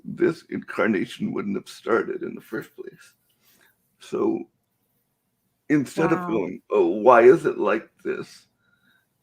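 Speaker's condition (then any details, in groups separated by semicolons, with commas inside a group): Cerebral palsy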